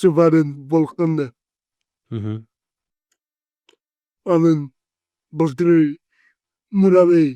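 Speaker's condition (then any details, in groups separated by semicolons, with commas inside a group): Cerebral palsy; 40 years with condition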